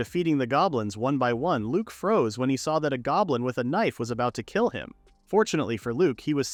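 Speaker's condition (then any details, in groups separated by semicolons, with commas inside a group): No condition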